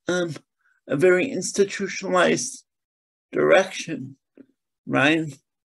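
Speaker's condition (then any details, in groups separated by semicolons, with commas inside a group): Cerebral palsy; present from birth, diagnosed at about six months, stiff as infant, mainly lower limbs affected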